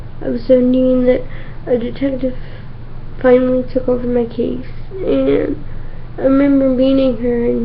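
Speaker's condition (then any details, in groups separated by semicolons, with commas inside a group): Cerebral palsy; from infancy, difficulty moving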